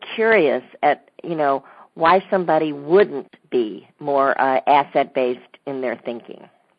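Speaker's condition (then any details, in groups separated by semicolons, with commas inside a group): Cleft lip and palate; congenital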